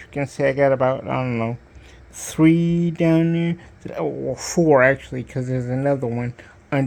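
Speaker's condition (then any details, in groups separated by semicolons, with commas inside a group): Cerebral palsy; diplegia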